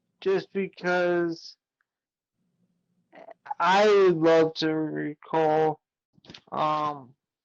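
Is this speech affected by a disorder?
Yes: traumatic brain injury; ongoing therapy.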